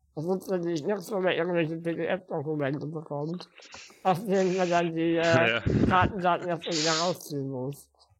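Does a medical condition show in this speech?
Yes: spinal muscular atrophy; spinal muscular atrophy since birth.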